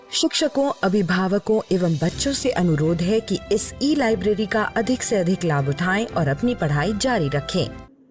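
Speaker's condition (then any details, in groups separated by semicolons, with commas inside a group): No condition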